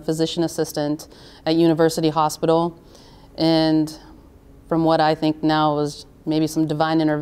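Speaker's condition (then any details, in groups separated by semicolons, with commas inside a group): No condition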